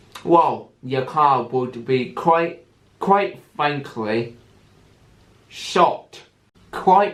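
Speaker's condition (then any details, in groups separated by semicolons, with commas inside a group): Cerebral palsy with stammer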